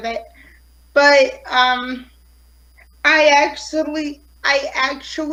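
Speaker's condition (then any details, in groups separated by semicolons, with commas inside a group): Cerebral palsy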